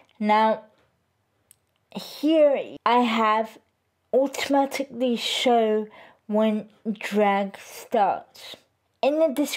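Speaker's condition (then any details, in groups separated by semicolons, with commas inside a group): Cerebral palsy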